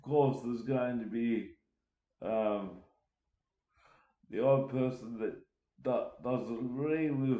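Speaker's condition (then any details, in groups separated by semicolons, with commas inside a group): Cerebral palsy; uses wheelchair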